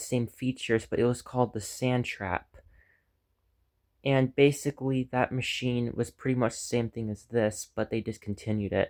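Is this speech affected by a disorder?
No.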